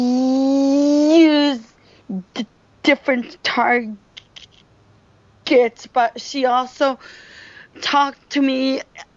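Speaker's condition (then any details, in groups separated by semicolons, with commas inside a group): Stuttering; developmental stutter since starting to talk, childhood speech therapy with speech pathologist Lisa Avery; stutters more with opposite sex, therapy taught slower blended speech, cannot sustain it in job interviews; prolonged sounds, blocks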